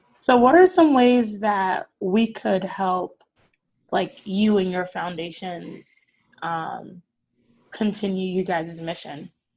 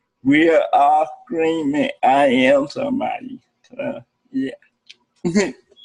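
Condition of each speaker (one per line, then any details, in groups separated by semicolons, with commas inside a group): No condition
Cerebral palsy; from birth; speech therapy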